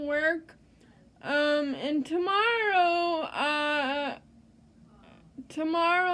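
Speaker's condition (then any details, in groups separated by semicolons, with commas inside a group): Cerebral palsy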